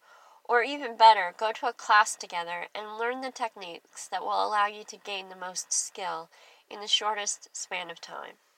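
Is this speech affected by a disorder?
Yes: cleft lip and palate; congenital, past surgeries, wears hearing aids; age 41, no further surgery needed at present, still some days of pain; clear speech.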